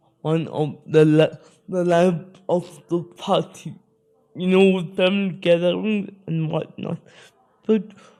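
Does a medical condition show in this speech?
Yes: spastic cerebral palsy; spastic cerebral palsy, from birth, brain injury, involuntary movements; speech affected, had speech therapy.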